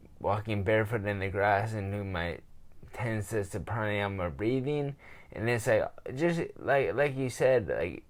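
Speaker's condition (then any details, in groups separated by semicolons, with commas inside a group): Traumatic brain injury; daily pranayama breathing therapy, acquired brain injury program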